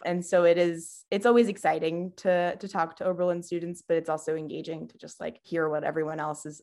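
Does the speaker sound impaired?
No.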